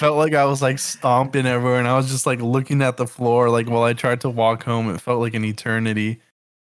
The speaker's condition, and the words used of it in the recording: None; typical speech.